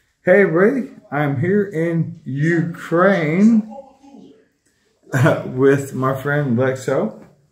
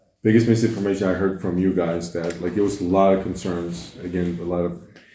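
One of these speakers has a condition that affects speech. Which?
The first: ALS; bulbar-upper onset, tongue, arms, chest, spreading to diaphragm; speech degraded, barely able to talk, half-breath capacity.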